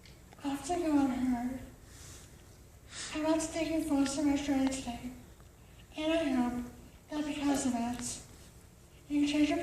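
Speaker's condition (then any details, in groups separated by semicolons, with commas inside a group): Cerebral palsy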